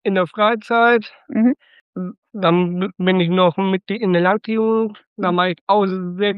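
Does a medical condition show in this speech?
Yes: Down syndrome (trisomy 21); noticed on ultrasound two days before caesarean birth, St. Vinzenz Krankenhaus Datteln, Frühförderstelle; 26 years old, some limitations.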